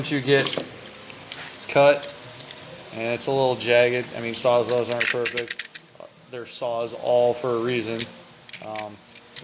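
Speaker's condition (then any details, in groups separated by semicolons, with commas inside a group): No condition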